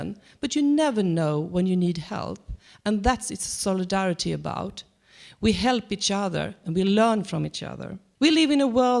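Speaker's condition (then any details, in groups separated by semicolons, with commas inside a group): No condition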